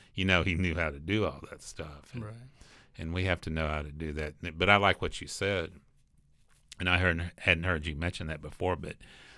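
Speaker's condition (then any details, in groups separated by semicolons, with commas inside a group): No condition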